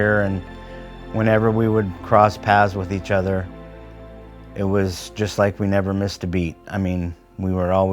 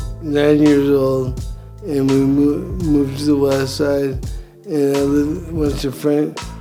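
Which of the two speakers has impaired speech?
The second: brain injury; effects began around age 50.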